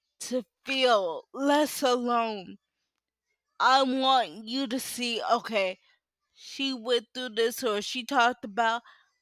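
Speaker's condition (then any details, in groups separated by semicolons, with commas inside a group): Cerebral palsy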